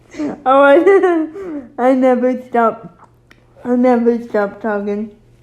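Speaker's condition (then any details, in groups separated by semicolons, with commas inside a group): Cerebral palsy; uses wheelchair; can speak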